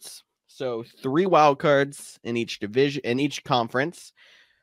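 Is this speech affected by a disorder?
No.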